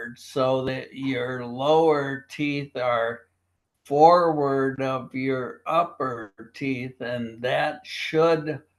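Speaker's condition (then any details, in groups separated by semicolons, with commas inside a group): Primary lateral sclerosis, bulbar onset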